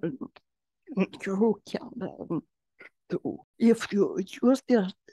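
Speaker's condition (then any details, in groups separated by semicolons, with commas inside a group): Generalized dystonia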